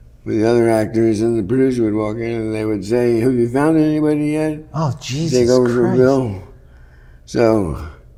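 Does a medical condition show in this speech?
Yes: Parkinson's; worsening, often debilitating.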